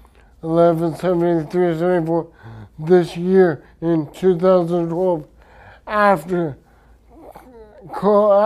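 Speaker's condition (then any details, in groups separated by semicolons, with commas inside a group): Traumatic brain injury; severe head injury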